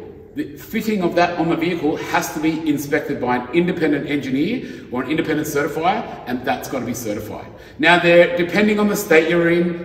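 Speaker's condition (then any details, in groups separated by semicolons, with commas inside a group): No condition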